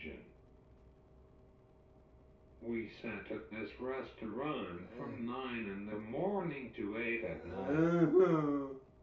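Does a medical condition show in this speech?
Yes: cerebral palsy; quadriplegic, prenatal onset.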